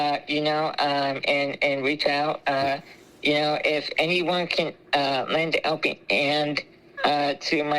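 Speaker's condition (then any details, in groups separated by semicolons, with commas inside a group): Spinal muscular atrophy; ventilator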